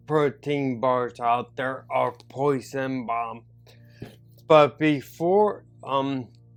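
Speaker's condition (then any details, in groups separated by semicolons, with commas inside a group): Neurological disability (takes dalfampridine)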